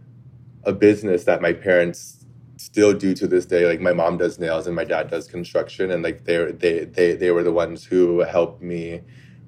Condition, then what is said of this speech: Stuttering. So I speak very, very clearly and I speak very proudly because it's something that I've worked from 12 years ago to now that